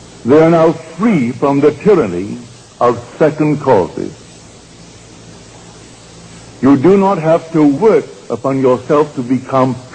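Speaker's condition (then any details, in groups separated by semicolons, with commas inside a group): No condition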